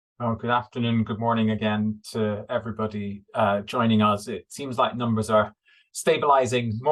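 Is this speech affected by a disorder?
No.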